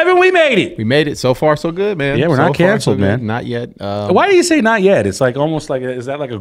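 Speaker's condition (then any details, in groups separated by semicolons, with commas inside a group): No condition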